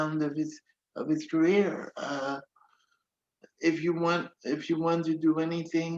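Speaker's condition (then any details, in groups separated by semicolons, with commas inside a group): Cerebral palsy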